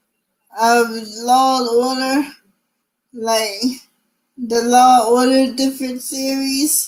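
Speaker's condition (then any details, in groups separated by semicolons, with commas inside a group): Cerebral palsy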